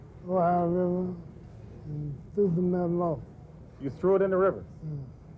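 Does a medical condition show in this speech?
Yes: Parkinson's syndrome.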